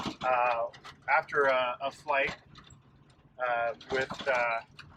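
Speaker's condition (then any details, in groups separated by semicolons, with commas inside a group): No condition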